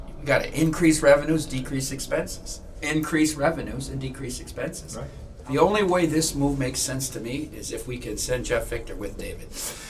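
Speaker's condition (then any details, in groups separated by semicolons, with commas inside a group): No condition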